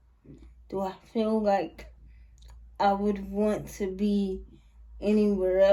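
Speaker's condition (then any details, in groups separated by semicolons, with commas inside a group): Cerebral palsy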